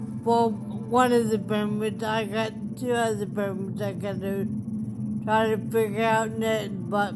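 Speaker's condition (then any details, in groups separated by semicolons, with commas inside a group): Traumatic brain injury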